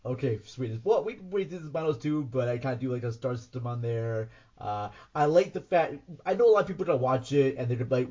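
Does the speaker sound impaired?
No.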